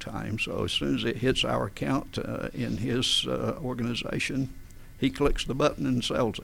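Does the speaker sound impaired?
Yes: spasmodic dysphonia; adductor spasms, vocal folds slam together, voice problems when speaking to groups.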